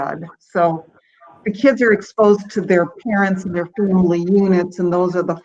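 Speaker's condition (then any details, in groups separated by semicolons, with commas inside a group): No condition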